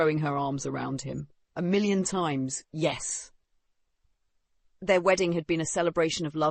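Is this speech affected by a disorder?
No.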